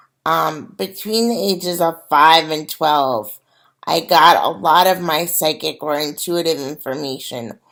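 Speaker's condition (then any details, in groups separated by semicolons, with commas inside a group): Cerebral palsy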